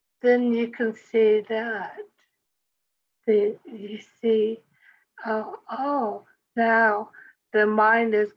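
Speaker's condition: Speech impediment; speech impediment after stroke

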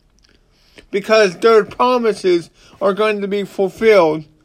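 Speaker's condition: Cerebral palsy; possibly lifelong

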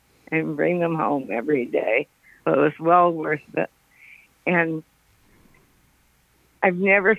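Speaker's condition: Parkinson's; recent onset

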